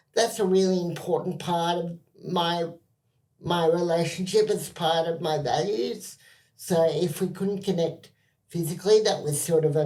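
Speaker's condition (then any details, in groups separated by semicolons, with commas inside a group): Cerebral palsy spastic quadriplegia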